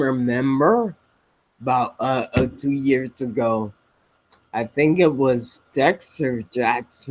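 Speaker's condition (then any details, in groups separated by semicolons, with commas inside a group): Spinocerebellar ataxia type 7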